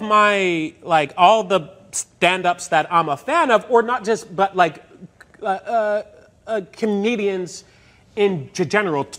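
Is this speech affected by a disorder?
Yes: stutter; present since before starting stand-up; sound repetitions, sometimes cannot get a word out, switches to other words, slower pace; here repeated sounds.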